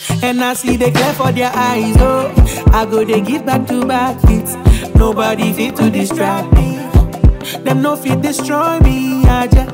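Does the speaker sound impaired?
No.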